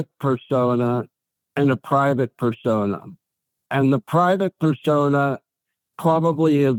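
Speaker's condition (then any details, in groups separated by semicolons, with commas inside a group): ALS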